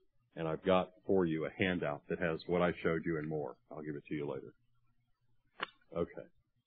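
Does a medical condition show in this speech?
No.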